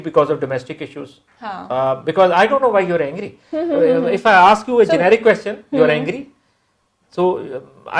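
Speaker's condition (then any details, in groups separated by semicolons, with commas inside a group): No condition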